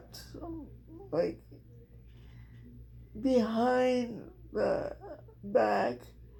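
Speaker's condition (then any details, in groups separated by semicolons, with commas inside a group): Cerebral palsy; speech somewhat affected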